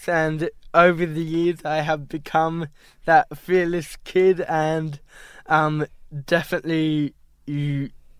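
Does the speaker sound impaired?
Yes: cerebral palsy; diagnosed at 12 months at Westmead Hospital, ski poles hard to place; at diagnosis told may never walk or talk.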